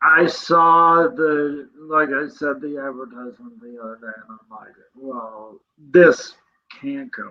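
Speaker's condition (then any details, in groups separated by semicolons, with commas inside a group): Cerebral palsy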